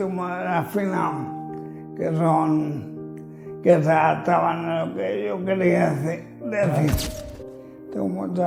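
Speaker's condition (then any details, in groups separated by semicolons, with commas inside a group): Amyotrophic lateral sclerosis (ela); slow-progressing form; diagnosed eight and a half years ago, at 38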